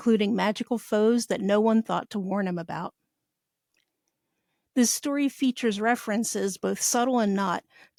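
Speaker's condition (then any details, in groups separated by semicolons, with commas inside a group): No condition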